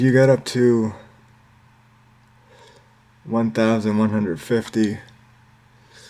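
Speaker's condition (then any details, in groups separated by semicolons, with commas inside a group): Cerebral palsy, spastic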